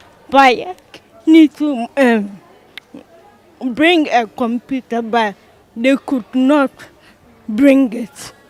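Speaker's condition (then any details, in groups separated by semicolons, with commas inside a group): Cerebral palsy; diagnosed at age six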